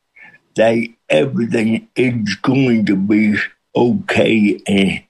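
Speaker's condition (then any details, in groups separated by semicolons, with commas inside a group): Cerebral palsy with speech impediment; listeners adjust within minutes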